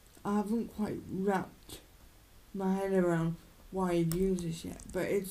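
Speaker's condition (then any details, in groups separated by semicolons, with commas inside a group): Cerebral palsy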